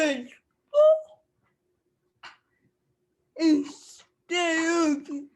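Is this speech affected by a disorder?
Yes: cerebral palsy; speech affected.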